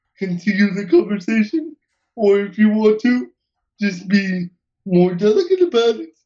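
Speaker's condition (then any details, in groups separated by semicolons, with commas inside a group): Cerebral palsy; uses wheelchair, hearing intact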